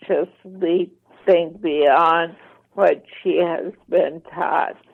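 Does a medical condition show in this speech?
Yes: ALS, mild; voice slightly impaired.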